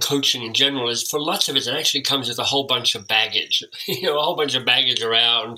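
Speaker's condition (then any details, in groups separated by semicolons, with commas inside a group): Cleft lip and palate; time with an orthodontist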